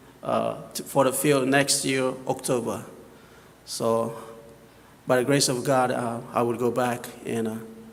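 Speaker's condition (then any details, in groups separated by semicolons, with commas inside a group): No condition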